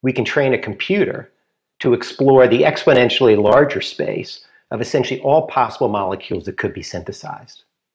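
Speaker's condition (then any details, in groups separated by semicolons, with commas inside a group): No condition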